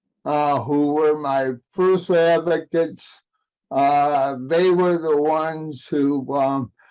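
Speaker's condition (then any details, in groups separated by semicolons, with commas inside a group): Cerebral palsy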